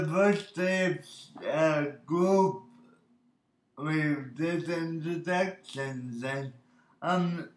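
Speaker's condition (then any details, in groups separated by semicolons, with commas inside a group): Birth oxygen deprivation brain injury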